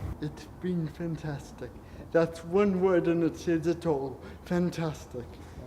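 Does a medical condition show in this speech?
Yes: cerebral palsy.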